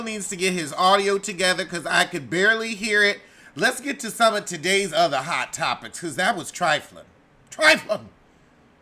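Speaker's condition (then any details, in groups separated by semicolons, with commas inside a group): No condition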